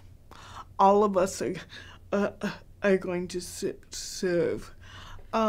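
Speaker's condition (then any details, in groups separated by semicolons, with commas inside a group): Cerebral palsy, mild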